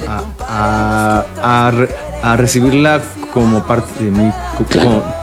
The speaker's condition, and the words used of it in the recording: Stuttering. Estoy a nada de empezar a terminar tus frases.